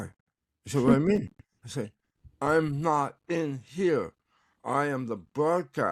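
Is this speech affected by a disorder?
Yes: tongue cancer; recovering, tongue exercises.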